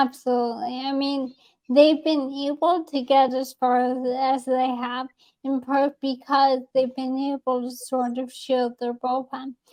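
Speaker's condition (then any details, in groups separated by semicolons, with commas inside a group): ALS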